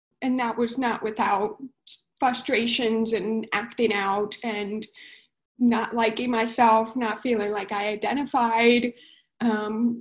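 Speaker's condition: Profound deafness, cochlear implant, congenital profound hearing loss; born deaf, some cochlear hair cells left but insufficient, cochlear implant chosen by doctor father; uses lip reading cues in class, somewhat fluent in American Sign Language; speech developed through one-on-one training by mother, a former language teacher

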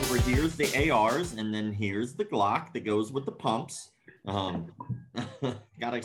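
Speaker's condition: Cleft palate; scars on face

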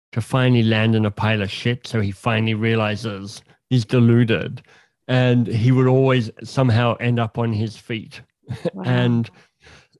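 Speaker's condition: Cleft lip and palate; congenital genetic cleft lip and palate, palate open to nose, lip unjoined, surgery when young; slight speech impediment persists, audible in voice; a bit leaky on some sounds

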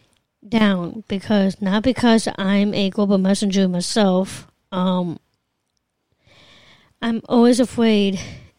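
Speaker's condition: Down syndrome; trisomy 21, congenital

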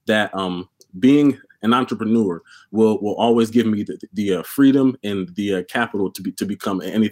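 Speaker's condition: Stuttering; volunteered for public speaking in high school and college; repeated sounds, repeated words

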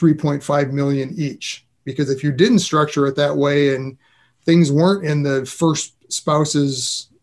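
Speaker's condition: No condition

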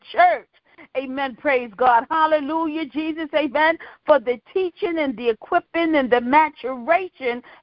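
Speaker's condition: No condition

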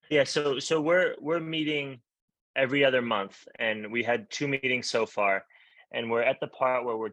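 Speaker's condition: No condition

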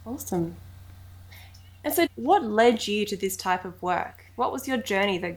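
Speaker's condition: No condition

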